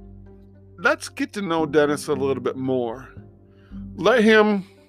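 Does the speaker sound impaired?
No.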